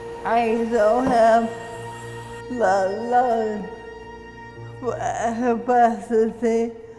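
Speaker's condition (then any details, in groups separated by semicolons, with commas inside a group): ALS; bulbar ALS, progressive, speech, swallowing, walking, breathing, hands; 1-2 years since diagnosis, feeding tube, trial medication, weakening fingers; tongue mostly paralyzed, hard to understand, poor saliva control, coughing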